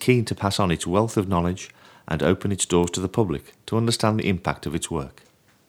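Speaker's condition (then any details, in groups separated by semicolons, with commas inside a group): No condition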